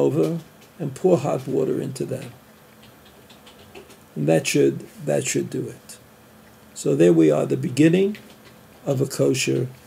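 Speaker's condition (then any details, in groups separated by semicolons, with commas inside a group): No condition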